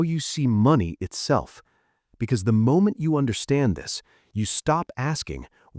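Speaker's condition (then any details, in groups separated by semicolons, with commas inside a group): No condition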